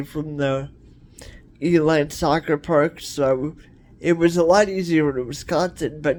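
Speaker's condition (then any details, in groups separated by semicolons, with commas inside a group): Cerebral palsy; cerebral palsy, wheelchair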